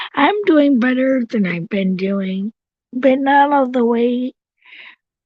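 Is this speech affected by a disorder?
Yes: cerebral palsy; visible disability.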